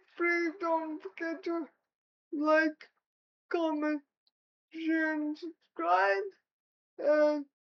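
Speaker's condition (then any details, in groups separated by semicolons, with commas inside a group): Cerebral palsy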